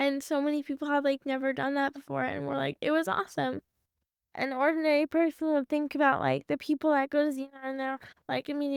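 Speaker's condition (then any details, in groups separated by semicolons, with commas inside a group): Cerebral palsy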